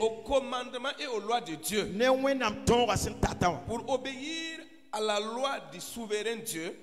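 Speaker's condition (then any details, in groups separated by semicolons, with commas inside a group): No condition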